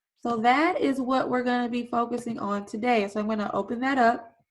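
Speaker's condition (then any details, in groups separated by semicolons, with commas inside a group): No condition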